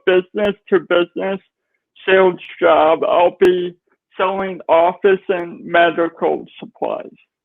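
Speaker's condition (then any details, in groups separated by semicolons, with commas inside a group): Cerebral palsy; brain injury; nonverbal at age 3, speech therapy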